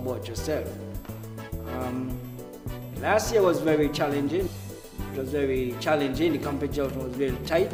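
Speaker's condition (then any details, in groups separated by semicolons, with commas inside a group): No condition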